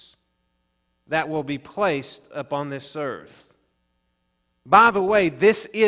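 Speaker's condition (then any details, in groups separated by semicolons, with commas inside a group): No condition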